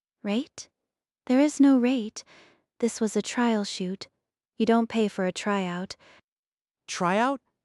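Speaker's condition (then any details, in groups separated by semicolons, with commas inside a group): No condition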